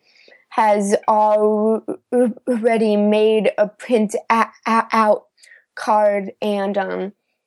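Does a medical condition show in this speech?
Yes: stuttering; throat and mouth tension, childhood speech therapist suspected vocal nodules, mouth checked, looks away during stutters; uses phrasing and breathing in after short phrases; exhausted after 2 to 3 hour interview, more stuttering when tense, fluent when wanting to stutter; here prolonged sounds, blocks.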